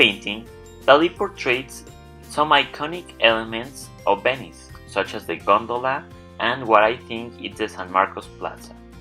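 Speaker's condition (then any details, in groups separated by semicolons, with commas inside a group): No condition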